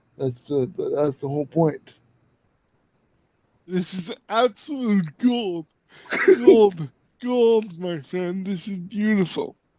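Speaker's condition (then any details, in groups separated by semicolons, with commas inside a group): Cerebral palsy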